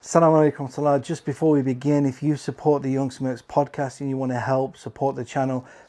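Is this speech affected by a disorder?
No.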